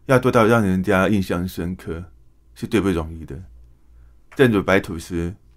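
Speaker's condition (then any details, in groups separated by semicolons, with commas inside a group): Hearing impairment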